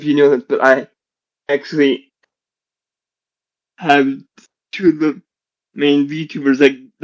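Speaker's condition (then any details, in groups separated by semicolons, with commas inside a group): Generalized dystonia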